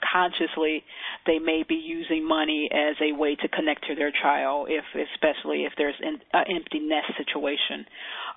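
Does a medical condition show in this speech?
No.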